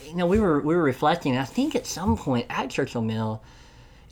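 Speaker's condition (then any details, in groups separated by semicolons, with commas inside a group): Cleft lip and palate; listener heard 'palate' as 'pilot'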